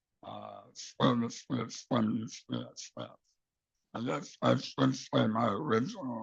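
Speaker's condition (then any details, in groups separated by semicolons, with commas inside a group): Base of tongue cancer; radical glossectomy with back muscle flap, no tongue; about 32 years since diagnosis, stage three tumor; relearned speaking and swallowing with speech therapy, blended food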